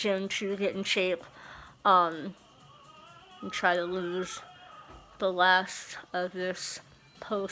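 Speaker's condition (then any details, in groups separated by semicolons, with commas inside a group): Moebius syndrome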